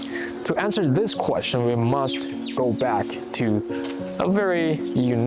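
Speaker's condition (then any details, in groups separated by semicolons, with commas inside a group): No condition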